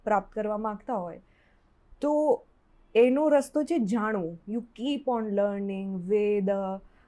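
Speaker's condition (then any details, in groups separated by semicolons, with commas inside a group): No condition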